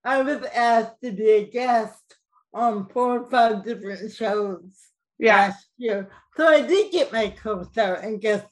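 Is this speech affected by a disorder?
Yes: cerebral palsy, mild; speech mildly affected.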